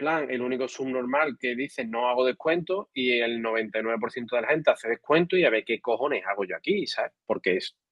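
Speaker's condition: No condition

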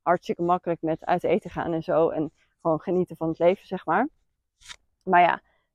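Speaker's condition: No condition

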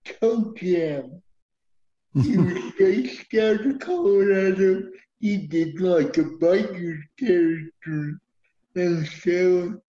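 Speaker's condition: Cerebral palsy; uses wheelchair

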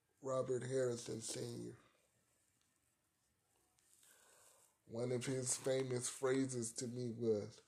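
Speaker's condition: Cerebral palsy; arthritis

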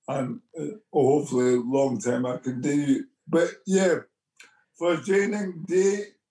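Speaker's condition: Motor neurone disease; arm weakness

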